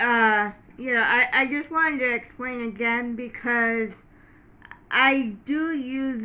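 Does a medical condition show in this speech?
Yes: cerebral palsy.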